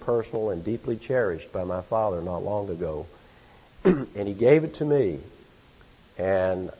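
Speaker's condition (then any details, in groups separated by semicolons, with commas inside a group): No condition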